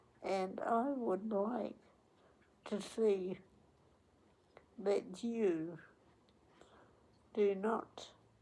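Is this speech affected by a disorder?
Yes: cerebral palsy; onset at 8 days old.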